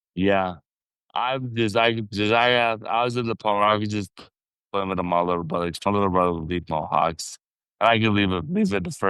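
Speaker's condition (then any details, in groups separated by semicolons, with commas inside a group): Traumatic brain injury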